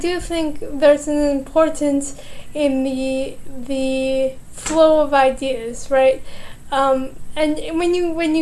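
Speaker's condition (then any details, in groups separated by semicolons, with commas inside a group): Cerebral palsy; mild form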